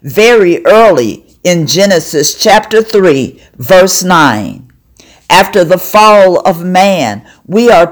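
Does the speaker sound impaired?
No.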